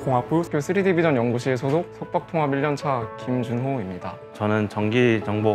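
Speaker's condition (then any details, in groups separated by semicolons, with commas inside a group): No condition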